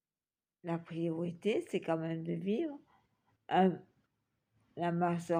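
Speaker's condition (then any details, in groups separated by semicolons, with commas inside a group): Multiple sclerosis; uses wheelchair, trialling electric wheelchair; severe back pain, patient lift for transfers, physiotherapy; back pain cuts off breathing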